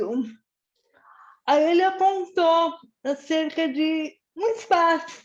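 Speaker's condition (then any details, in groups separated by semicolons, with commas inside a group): Cerebral palsy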